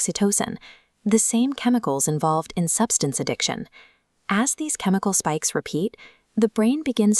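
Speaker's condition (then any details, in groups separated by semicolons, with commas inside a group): No condition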